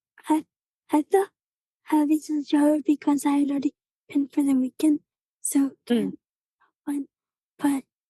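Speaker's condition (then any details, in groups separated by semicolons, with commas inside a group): Cerebral palsy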